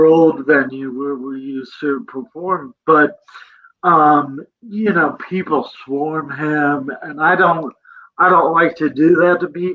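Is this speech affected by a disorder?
Yes: cerebral palsy; present from birth.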